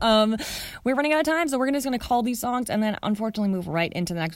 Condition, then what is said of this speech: No condition.